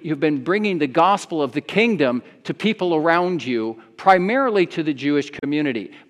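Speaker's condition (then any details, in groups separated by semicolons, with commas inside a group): No condition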